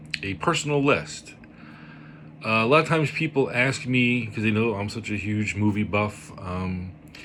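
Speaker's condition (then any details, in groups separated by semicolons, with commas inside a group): No condition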